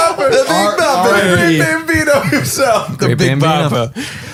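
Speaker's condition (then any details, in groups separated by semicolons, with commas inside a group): No condition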